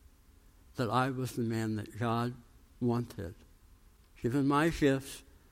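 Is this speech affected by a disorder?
Yes: tongue cancer, jaw reconstruction, osteonecrosis of jaw after radiation; titanium implants.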